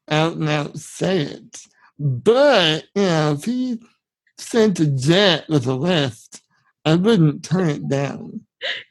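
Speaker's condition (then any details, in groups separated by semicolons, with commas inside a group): Spinal muscular atrophy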